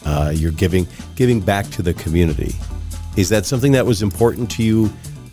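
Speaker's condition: No condition

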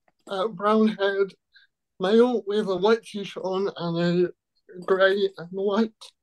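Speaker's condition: Cerebral palsy

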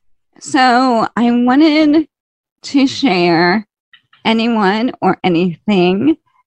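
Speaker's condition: ALS; slow progressing ALS, diagnosed February 2004 by neurologist, about 17 years since diagnosis

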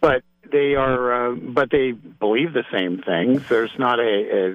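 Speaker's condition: No condition

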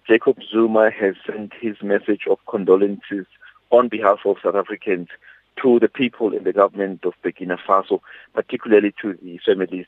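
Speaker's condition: No condition

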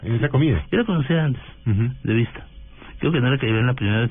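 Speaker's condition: Parkinson's disease; past stooped posture

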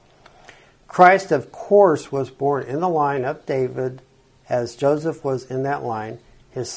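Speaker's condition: No condition

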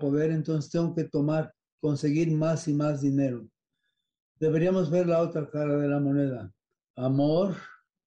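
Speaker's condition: Parkinson's disease; no tremor, fairly controlled, sudden difficulty swallowing and salivating about four months ago

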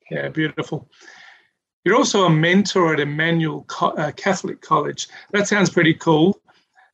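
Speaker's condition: No condition

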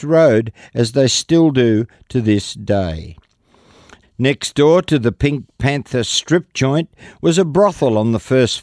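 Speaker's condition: No condition

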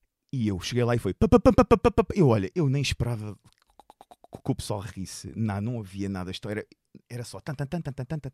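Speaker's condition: Stuttering; Stuttering 38 years, long concealed, therapist taught smoothing, first performance World Stuttering Day Porto; mild but variable, more noticeable in this recording setting, increases during conversation; stutters very little on stage, voice use makes stutter disappear, worse in interviews than one-to-one; repeated sounds

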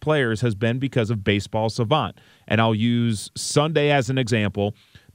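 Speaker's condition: No condition

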